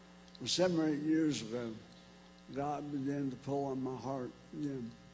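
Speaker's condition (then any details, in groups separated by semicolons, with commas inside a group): ALS; vocal cord difficulty for one to two years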